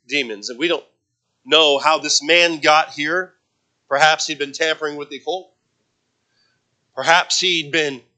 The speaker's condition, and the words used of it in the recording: No condition.